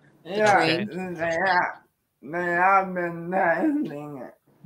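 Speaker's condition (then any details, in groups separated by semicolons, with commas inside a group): Cerebral palsy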